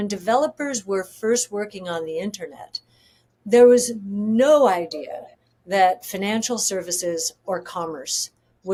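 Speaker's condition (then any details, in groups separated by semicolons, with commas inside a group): No condition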